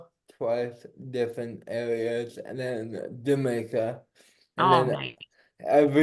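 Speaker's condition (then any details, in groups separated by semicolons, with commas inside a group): Cerebral palsy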